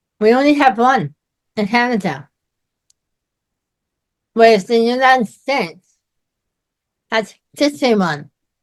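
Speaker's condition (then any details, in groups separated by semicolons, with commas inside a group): Myasthenia gravis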